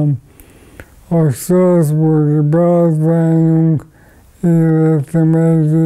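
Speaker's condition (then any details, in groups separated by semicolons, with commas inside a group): ALS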